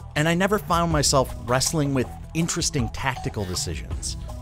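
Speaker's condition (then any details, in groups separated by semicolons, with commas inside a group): No condition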